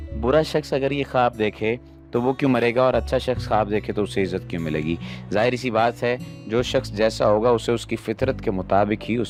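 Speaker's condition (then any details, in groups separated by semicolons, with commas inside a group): No condition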